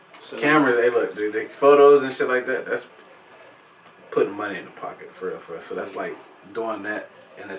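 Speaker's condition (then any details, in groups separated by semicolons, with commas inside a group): No condition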